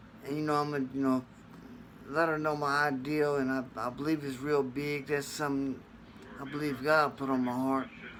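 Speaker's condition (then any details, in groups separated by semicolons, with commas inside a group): Traumatic brain injury; traumatic, blow to back of head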